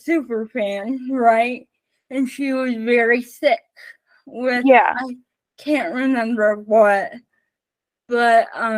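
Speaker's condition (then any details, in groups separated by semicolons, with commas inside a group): Spastic cerebral palsy, mixed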